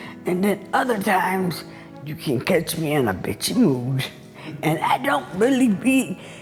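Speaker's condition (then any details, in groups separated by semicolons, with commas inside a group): Brain injury; traumatic brain injury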